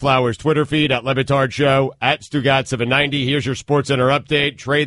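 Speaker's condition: No condition

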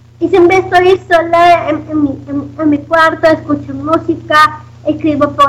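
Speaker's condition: Down syndrome; recites own poems, answers interview questions in full sentences; self-described good language

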